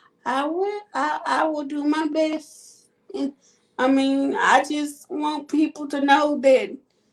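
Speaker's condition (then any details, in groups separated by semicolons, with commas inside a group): Cerebral palsy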